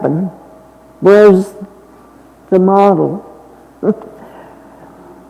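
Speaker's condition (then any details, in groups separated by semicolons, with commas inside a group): Essential tremor; more than half of life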